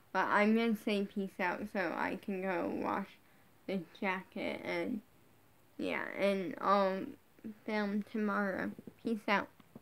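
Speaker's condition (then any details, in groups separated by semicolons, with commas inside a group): Brain injury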